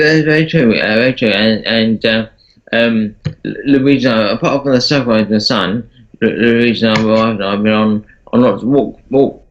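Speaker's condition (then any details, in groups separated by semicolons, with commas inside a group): Parkinson's disease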